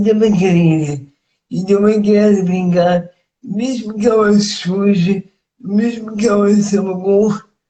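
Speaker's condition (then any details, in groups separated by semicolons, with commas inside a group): Cerebral palsy; speech affected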